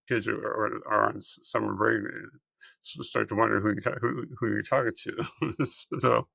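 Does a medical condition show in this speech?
Yes: multiple system atrophy.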